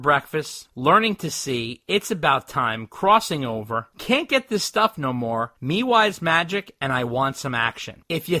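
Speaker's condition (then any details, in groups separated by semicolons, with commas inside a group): No condition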